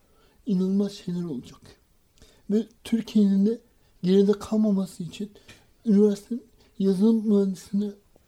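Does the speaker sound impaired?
Yes: cerebral palsy; no speech until age 6, school speech difficulty, reading not fluent, practised reading aloud before mirror.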